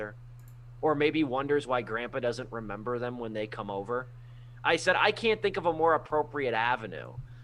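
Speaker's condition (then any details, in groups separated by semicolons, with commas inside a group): No condition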